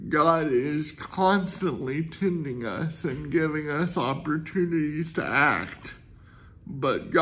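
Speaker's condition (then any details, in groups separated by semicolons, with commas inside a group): Cerebral palsy; speaks slower at times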